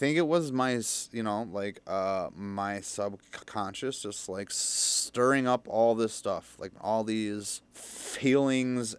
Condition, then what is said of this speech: Stuttering. Doesn't sound like you have a speech impediment.